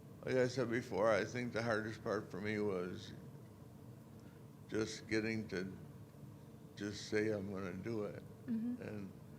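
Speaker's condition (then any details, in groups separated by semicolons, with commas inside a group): Parkinson's disease; deep brain stimulation surgery; after DBS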